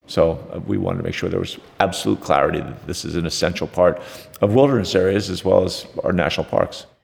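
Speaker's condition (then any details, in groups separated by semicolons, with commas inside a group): No condition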